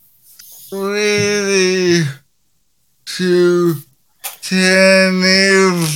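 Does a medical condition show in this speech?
Yes: cerebral palsy; present from birth, linked to preeclampsia at birth.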